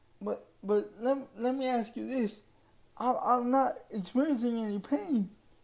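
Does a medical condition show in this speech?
Yes: cerebral palsy.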